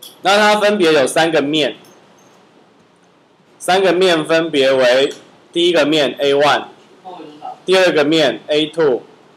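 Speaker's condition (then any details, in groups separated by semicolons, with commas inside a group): No condition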